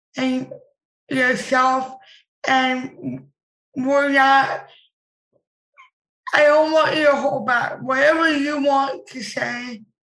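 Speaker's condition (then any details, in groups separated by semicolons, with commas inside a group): Impaired speech; described as speech disabled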